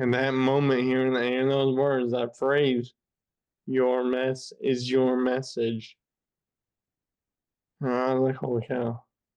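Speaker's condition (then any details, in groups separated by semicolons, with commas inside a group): Friedreich's ataxia; 14 years since diagnosis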